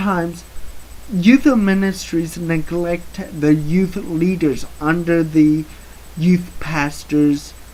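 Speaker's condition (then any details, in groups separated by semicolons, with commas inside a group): Cerebral palsy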